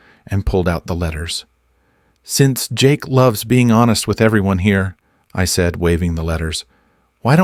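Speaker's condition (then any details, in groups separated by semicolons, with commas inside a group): No condition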